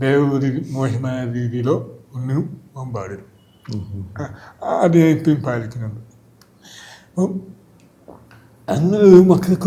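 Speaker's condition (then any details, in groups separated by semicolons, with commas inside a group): Cerebral palsy; from birth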